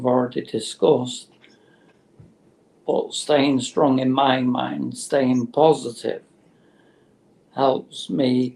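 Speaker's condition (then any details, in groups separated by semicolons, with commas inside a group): Motor neurone disease; terminal, no cure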